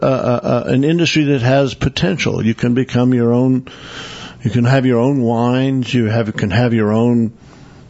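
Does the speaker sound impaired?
No.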